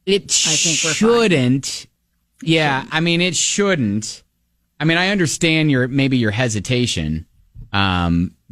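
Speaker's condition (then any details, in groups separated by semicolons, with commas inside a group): No condition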